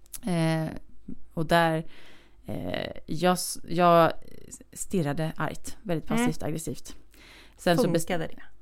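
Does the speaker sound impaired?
No.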